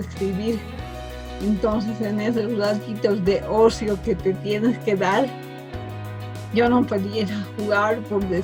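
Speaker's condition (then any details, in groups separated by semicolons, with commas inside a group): Cerebral palsy from birth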